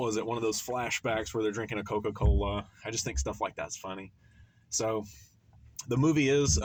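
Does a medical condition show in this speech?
No.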